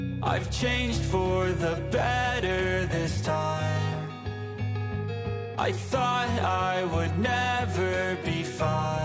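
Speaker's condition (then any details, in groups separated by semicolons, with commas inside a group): No condition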